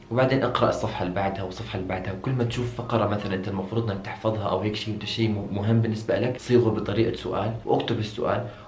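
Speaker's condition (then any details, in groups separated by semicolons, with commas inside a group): No condition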